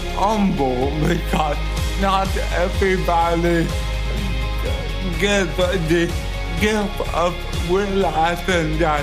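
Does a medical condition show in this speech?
Yes: cerebral palsy; cerebral palsy from birth.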